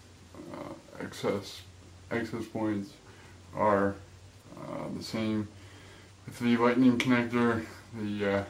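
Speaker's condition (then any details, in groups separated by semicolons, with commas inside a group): Cerebral palsy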